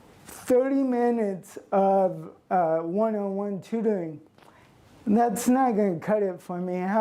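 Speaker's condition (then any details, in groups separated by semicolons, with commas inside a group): Cerebral palsy; since birth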